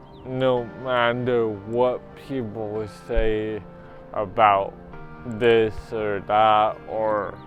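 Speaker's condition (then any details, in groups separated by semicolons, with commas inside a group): Cerebral palsy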